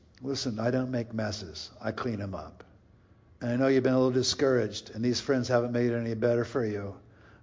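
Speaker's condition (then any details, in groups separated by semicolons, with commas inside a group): No condition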